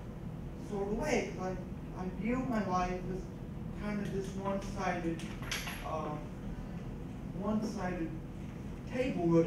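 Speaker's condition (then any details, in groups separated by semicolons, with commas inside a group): Cerebral palsy; scoliosis, spinal rebuild surgery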